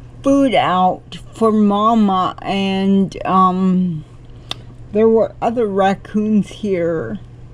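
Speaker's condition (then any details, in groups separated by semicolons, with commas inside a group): Cerebral palsy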